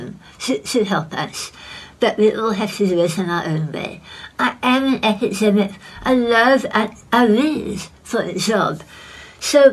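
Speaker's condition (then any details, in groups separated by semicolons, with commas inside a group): Head and neck cancer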